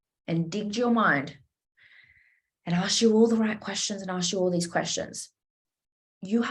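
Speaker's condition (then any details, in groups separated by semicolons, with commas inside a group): No condition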